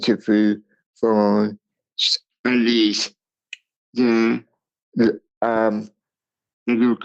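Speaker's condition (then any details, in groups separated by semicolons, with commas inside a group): Cerebral palsy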